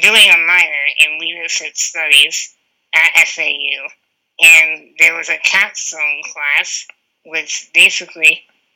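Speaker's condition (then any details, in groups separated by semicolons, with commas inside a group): Spinal muscular atrophy; ICU stay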